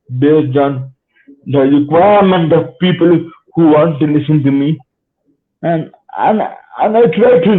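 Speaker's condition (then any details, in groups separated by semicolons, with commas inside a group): Cerebral palsy; spastic type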